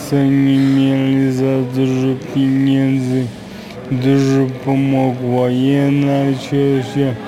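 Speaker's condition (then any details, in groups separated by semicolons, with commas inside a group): Aphasia; acquired after accident, severe brain injury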